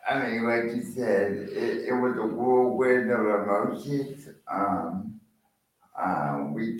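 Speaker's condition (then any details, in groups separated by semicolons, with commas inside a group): Spastic quadriplegic cerebral palsy; had speech pathologist early on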